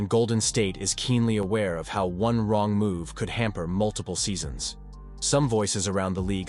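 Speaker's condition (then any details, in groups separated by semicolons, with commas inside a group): No condition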